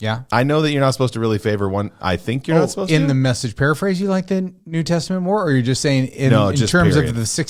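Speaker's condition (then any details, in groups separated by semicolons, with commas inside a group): No condition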